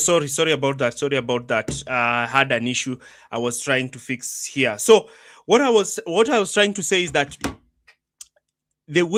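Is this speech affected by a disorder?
No.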